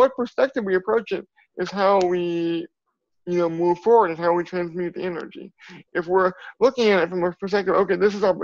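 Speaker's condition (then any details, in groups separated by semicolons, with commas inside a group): Cerebral palsy; from birth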